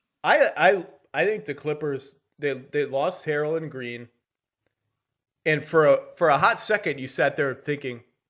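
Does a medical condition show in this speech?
No.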